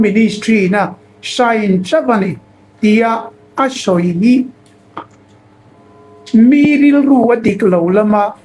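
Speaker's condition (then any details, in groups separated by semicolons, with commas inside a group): No condition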